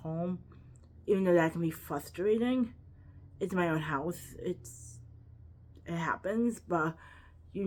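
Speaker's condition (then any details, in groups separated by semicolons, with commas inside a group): Cerebral palsy, quadriplegic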